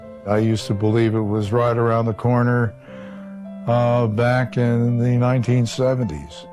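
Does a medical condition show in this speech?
No.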